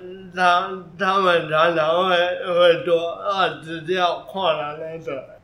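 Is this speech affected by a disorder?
Yes: brain injury with language impairment; brain damage; thinking otherwise typical, communication initially poor, improved since.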